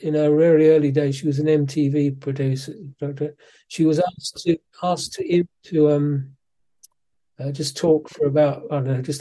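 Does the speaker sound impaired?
Yes: Parkinson's disease; physiotherapy, exercise training with physiotherapist after moving back to UK.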